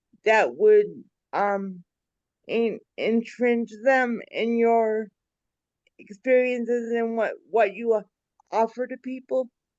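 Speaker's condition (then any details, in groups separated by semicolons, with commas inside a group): Cerebral palsy; present from birth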